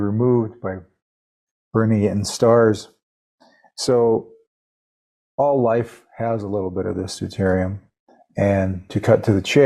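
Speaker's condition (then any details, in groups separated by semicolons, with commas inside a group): No condition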